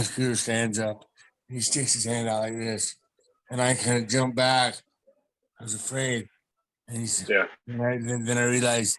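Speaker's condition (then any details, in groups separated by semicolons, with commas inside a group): Traumatic brain injury; car crash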